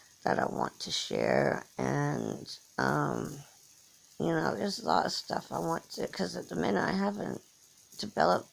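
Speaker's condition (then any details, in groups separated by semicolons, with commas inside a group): Cerebral palsy; from birth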